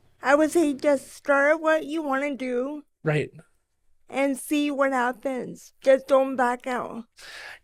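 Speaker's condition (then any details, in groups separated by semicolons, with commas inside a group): Cerebral palsy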